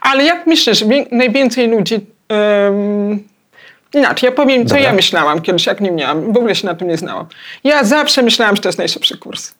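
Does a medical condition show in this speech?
Yes: hard of hearing, cochlear implant.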